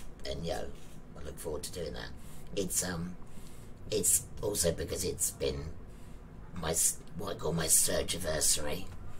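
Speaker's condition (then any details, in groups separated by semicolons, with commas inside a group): Laryngectomy; laryngectomy for thyroid cancer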